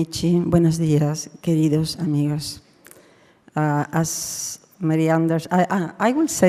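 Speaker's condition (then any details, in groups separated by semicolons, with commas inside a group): No condition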